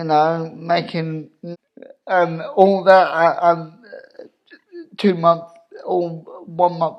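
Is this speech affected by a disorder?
Yes: cerebral palsy; obvious speech impediment.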